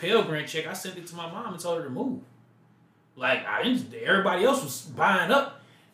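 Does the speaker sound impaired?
No.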